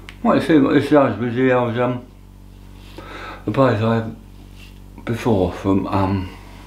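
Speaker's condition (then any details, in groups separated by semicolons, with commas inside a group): Tongue cancer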